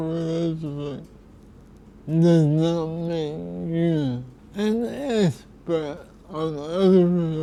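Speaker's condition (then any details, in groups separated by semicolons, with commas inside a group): Cerebral palsy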